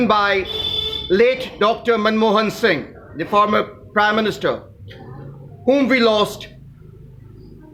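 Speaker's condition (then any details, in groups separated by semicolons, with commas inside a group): No condition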